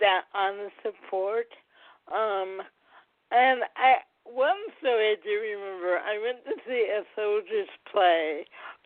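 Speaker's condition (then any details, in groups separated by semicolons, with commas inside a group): Cerebral palsy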